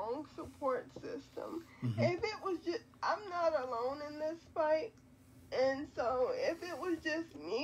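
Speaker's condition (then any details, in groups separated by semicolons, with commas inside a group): Quadriplegic cerebral palsy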